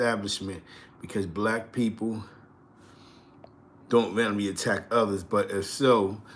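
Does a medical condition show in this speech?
No.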